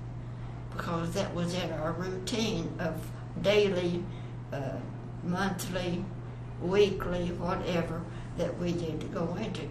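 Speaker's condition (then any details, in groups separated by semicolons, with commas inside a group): Parkinson's; long-standing, onset many years earlier; finishing speech therapy; swallowing affected, low volume, mumbling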